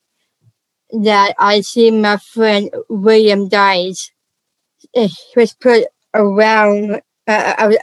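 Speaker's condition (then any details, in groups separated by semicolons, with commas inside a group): Down syndrome; congenital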